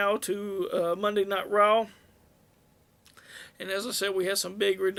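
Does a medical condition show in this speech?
No.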